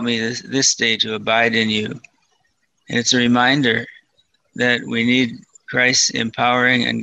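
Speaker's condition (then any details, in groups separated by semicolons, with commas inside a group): Parkinson's disease, mild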